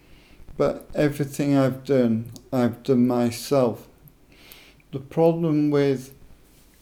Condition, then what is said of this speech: ALS (motor neuron disease). My speech isn't brilliant, but my speech,